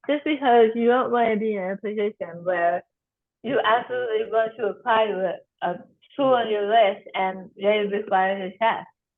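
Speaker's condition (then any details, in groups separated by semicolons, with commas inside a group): Tongue cancer surgery and reconstruction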